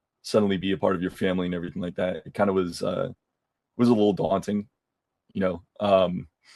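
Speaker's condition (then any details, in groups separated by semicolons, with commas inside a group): No condition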